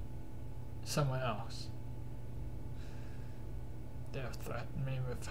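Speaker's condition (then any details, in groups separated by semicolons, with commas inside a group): Cerebral palsy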